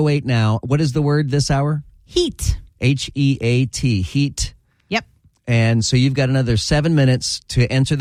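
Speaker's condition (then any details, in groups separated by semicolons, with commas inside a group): No condition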